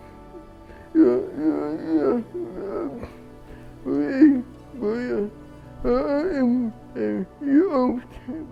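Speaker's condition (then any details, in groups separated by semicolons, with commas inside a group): Cerebral palsy; present from birth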